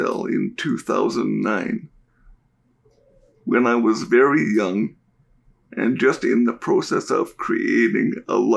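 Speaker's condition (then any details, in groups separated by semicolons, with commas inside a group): Cerebral palsy; diagnosed at birth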